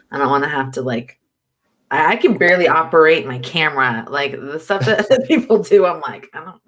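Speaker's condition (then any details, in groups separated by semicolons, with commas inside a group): No condition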